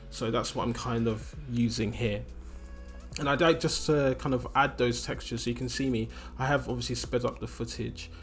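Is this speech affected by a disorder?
No.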